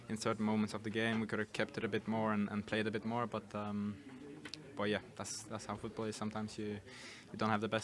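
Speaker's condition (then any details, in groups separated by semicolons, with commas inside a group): No condition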